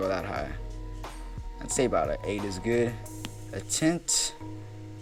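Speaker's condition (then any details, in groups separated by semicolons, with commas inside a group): No condition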